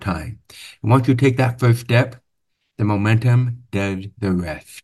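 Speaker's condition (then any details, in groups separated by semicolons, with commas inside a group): Profound hearing loss, deaf accent; over 13 years of speech therapy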